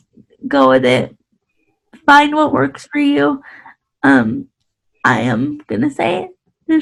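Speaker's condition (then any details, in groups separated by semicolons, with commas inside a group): Cerebral palsy; quadriplegic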